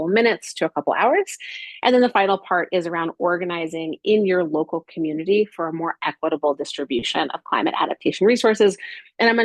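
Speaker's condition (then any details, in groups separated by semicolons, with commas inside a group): No condition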